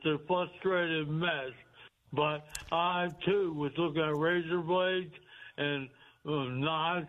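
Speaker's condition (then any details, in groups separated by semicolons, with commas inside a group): Speech impediment; usually hard to understand, understood unusually well on this call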